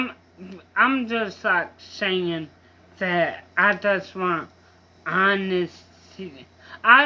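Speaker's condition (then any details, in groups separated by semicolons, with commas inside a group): Mild cerebral palsy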